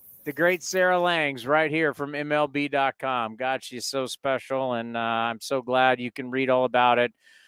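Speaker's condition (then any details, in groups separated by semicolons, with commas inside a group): No condition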